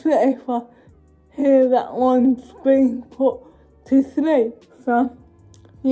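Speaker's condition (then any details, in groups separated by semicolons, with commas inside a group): Cerebral palsy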